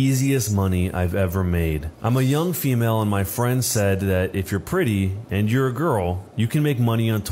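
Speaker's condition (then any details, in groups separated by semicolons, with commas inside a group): No condition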